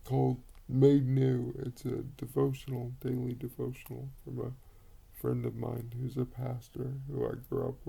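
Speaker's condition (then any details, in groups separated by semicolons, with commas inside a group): Cerebral palsy; quadriplegic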